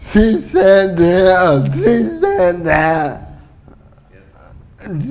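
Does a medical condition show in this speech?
Yes: cerebral palsy; 15 minutes without breathing, oxygen lack damaged left brain, uses wheelchair, body constantly fights back; speech a little unclear, a little difficult.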